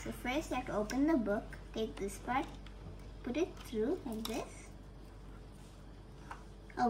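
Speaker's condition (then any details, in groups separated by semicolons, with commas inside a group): No condition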